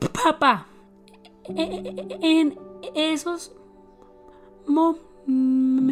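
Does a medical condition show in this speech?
Yes: stuttering; stuttering since childhood, more noticeable when starting university; speaks in public on stage, hosts podcast, has embraced stutter; avoided speaking and reading aloud at family gatherings in childhood for fear of stutter showing; here prolonged sounds.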